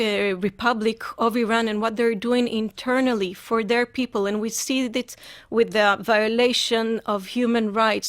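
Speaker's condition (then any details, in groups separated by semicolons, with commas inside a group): No condition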